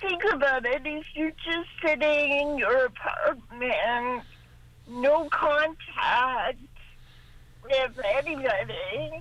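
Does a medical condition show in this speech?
Yes: cerebral palsy, mild; slight speech impediment, capable of speaking, perfectly understood by hosts.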